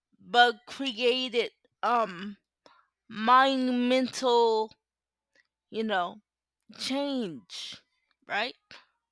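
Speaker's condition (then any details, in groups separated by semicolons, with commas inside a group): Cerebral palsy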